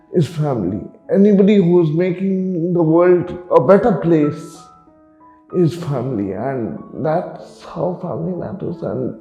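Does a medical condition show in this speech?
Yes: cerebral palsy.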